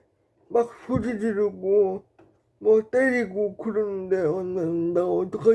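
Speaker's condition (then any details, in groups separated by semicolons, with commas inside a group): Brain lesion disability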